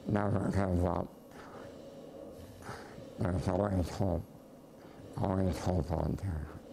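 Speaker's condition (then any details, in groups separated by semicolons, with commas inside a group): ALS; onset in shoulders; about four years since diagnosis, terminal, wheelchair, ventilator; needs ventilator to breathe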